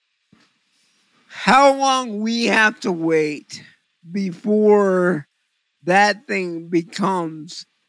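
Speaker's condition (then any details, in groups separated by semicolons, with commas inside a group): Cerebral palsy; eyes weird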